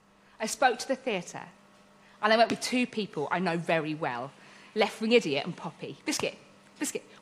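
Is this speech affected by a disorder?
Yes: Tourette's syndrome; tics, walking very wobbly and needing help at time of theatre trip; frequent vocal tics during recording.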